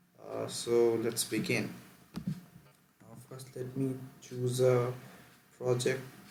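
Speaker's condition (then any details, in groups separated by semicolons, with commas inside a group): No condition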